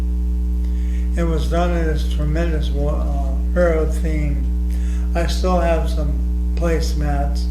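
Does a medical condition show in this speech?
Yes: ALS.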